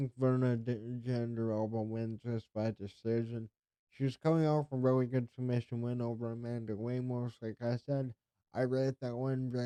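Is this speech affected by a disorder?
Yes: cerebral palsy.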